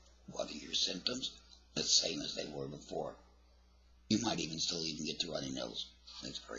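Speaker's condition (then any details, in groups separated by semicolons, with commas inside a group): Laryngectomy, voice prosthesis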